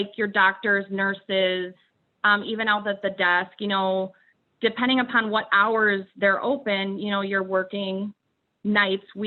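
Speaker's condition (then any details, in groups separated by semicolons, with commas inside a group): No condition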